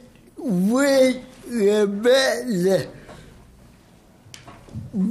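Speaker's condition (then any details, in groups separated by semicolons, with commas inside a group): Cerebral palsy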